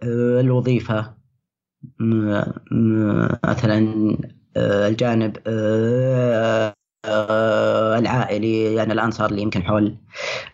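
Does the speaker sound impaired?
Yes: stuttering; stutter from about age 10, mild then worsening, obstacle by 15, later stuttering control program; worst period of stutter currently, stutter increased, anxiety disorder treated at psychiatric clinic; stutter greatly controlled after program, now increased again, hardest in meetings and work communication; here prolonged sounds, blocks.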